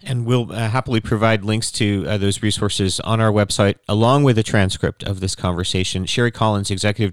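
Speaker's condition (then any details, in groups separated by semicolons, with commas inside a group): No condition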